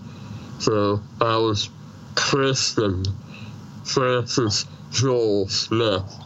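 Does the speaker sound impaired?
Yes: Treacher Collins syndrome; congenital, severe cleft palate, emergency tracheotomy at birth, born deaf, no ears, maxillofacial surgeries into adulthood.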